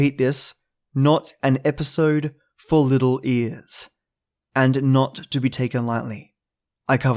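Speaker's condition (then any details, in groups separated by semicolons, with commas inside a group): No condition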